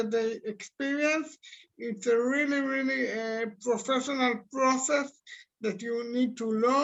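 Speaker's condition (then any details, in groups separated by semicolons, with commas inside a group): Cerebral palsy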